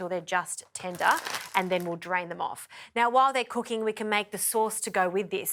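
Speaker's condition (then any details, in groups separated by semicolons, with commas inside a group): No condition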